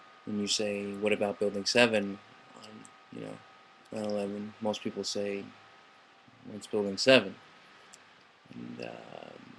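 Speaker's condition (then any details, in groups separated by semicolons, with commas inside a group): No condition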